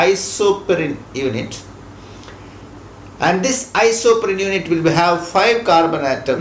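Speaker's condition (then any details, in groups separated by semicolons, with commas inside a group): No condition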